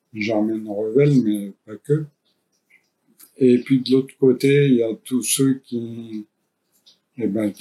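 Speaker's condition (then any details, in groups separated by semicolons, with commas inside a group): ALS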